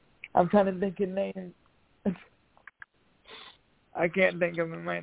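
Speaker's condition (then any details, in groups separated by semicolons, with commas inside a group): Cerebral palsy; past challenges speaking up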